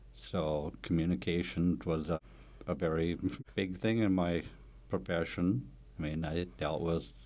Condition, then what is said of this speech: Aphasia. My main issue right now is it not so much the speaking part, which becomes issues